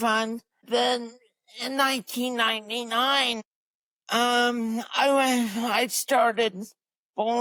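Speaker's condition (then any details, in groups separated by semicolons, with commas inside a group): Cerebral palsy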